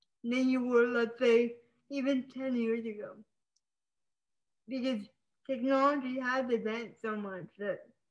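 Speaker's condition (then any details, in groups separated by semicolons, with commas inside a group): Spastic cerebral palsy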